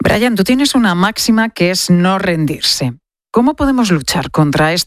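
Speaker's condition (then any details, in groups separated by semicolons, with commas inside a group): No condition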